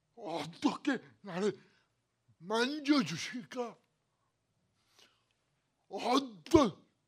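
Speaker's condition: Cerebral palsy; body and bones twisted

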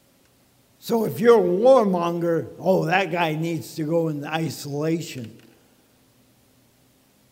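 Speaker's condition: ALS; talking funny

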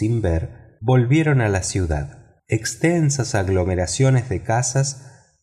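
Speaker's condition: No condition

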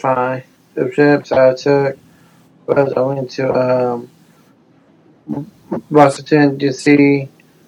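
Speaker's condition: Down syndrome; auditioned to check could speak well enough

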